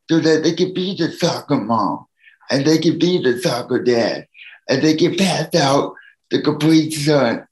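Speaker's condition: Cerebral palsy; needs help from others

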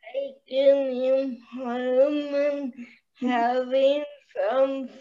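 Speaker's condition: Cerebral palsy

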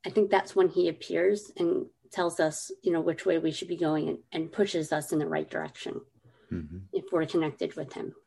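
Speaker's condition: Cleft lip and palate; congenital

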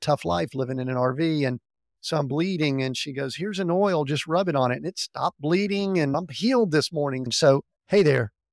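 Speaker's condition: No condition

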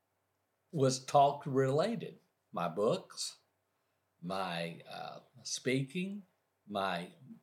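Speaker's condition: Aphasia after stroke; woke unable to talk, nearly died and resuscitated, self-described primary progressive aphasia; about 4.5 years since stroke, speech lessons, relearned to talk, taught self frontwards and backwards; initially no talking, reading or writing, one word only, understood everything, now thinks of every word

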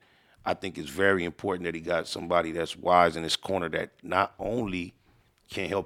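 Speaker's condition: No condition

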